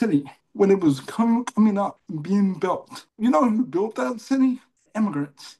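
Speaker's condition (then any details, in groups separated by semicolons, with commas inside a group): Cerebral palsy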